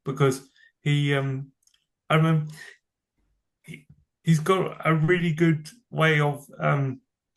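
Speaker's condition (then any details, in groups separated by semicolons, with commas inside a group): Cerebral palsy; from birth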